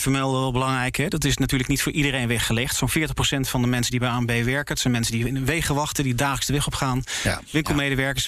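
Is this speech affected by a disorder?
No.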